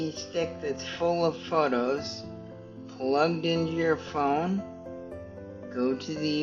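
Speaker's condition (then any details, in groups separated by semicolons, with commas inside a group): Cerebral palsy; stiff muscles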